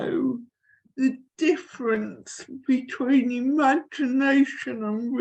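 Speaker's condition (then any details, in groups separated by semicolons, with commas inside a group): Cerebral palsy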